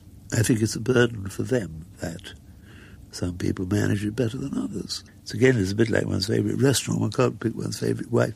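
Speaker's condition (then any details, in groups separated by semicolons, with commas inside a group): Muscular dystrophy; helped around by carers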